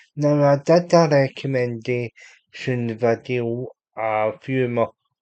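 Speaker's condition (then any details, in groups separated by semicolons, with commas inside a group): Cerebral palsy; unable to walk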